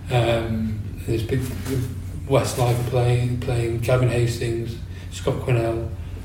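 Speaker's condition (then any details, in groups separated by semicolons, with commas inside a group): Parkinson's disease; years since diagnosis, on medication, walking affected, medication helps standing, symptoms worse when inactive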